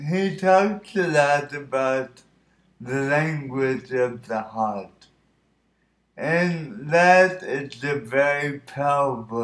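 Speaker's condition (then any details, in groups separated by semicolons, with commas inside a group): Cerebral palsy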